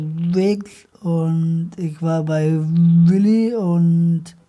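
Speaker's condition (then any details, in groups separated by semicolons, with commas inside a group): Down syndrome; trisomy 21 from birth, born five weeks early, emergency surgery after birth in Hannover, formerly wore back corset; age 26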